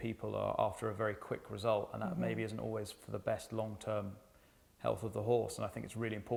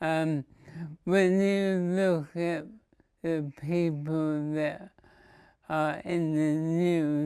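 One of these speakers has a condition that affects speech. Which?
The second: motor neurone disease; diagnosed last year; slurred speech first sign, speech significantly worse recently.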